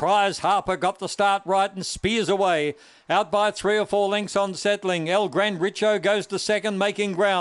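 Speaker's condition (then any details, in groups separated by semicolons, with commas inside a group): No condition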